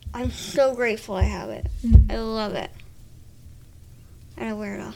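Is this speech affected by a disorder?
Yes: cleft lip and palate; congenital Goldenhar syndrome, cleft lip and palate open at birth, underdeveloped eye, missing mandible; many surgeries by same lifelong surgeon, difficult intubation, airway-widening surgery, nose firm after nasal surgery; badly deviated nasal airway until surgery at 15, breathing affected.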